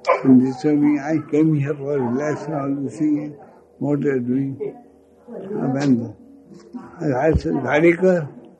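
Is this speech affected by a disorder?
Yes: speech loss after head injury; head injury from car accident, unconscious after accident, speech lost after accident; very difficult to utter words, speech feels heavy; listeners say understandable.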